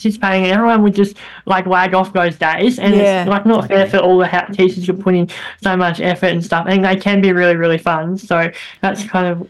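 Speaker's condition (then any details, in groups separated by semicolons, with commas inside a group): Bilateral cleft lip and palate; congenital, first operation at 3 months, many operations, braces before hip-to-mouth bone graft, throat operation, lifelong speech therapy; as child hard to understand, squeaky, very airy, nasal voice, speech hindered drama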